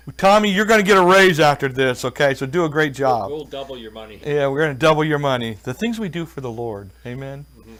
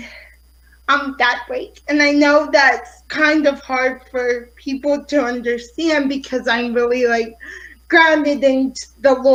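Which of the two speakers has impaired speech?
The second: cerebral palsy; affects fine motor skills.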